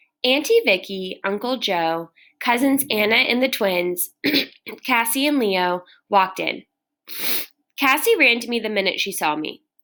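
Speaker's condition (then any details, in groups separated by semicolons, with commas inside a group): No condition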